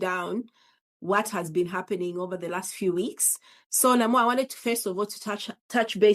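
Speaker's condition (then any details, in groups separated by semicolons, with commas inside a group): No condition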